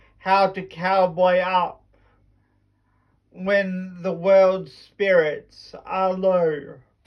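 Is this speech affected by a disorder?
Yes: cerebral palsy.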